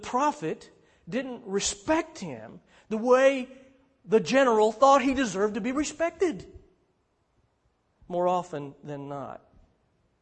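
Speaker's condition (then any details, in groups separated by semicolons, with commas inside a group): No condition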